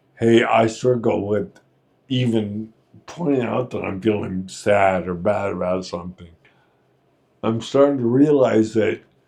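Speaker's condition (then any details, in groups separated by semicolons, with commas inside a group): Friedreich's ataxia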